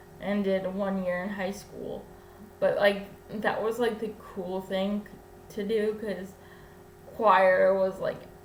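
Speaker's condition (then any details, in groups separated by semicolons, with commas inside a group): Cerebral palsy; infant ventilator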